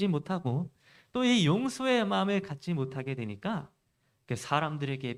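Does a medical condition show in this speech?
No.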